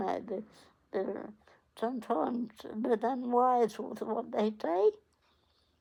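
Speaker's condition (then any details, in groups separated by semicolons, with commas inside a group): Cerebral palsy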